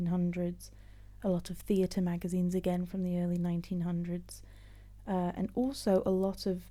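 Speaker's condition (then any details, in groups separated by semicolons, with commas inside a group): No condition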